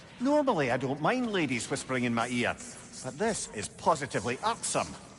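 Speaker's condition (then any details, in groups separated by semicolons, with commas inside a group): No condition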